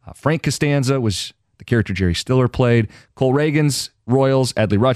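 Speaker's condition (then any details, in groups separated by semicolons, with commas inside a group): No condition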